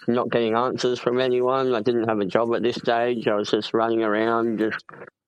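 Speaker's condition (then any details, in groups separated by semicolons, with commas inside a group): Cleft palate; congenital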